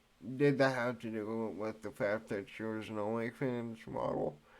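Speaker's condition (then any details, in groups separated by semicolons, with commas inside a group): Cerebral palsy; speech affected by cerebral palsy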